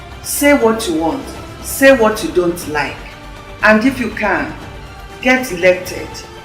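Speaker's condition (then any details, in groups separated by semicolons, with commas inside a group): No condition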